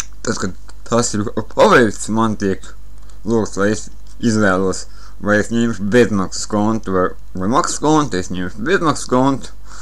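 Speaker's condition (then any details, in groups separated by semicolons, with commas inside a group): Cerebral palsy; since birth; speech not very clear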